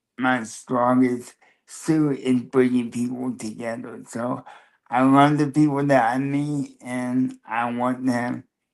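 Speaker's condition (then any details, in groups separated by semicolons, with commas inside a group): Cerebral palsy, spastic quadriplegia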